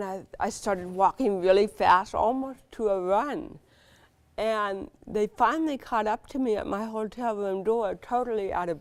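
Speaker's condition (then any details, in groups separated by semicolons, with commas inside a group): Cerebral palsy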